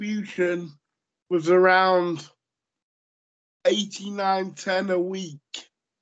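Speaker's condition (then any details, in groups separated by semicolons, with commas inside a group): Cerebral palsy; lifelong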